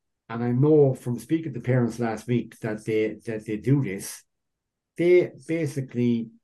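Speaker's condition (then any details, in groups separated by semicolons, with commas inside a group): Cleft lip and palate; rhinoplasty likely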